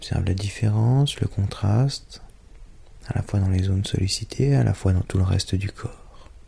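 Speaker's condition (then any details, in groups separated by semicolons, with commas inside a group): No condition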